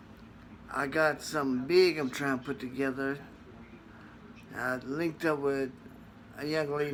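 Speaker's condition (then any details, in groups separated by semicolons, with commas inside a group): Traumatic brain injury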